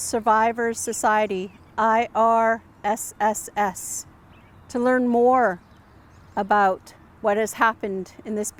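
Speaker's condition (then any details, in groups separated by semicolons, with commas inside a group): No condition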